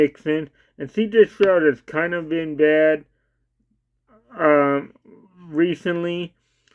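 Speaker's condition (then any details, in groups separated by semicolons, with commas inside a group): Cerebral palsy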